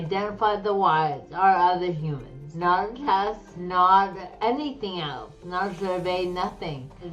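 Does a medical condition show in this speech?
Yes: slurred speech.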